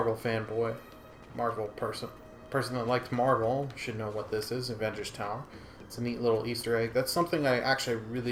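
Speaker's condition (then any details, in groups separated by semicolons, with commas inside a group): No condition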